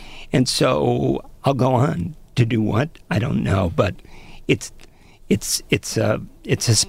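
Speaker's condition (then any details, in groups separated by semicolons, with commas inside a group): Spasmodic dysphonia; abductor (opening) form laryngeal dystonia, onset over past few years, worsened by stress, ended broadcast career; alternating one-sided Botox injections through throat into vocal cord muscle by Andrew Blitzer, conservative dosing; labored delivery, words slurring together, runs out of breath, lost range and normal inflection, comes and goes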